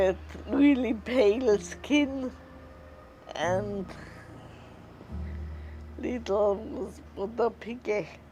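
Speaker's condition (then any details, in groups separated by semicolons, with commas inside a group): Multiple sclerosis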